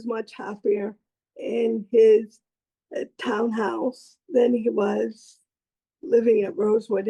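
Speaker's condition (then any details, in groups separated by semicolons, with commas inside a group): Cerebral palsy; lifelong, childhood surgeries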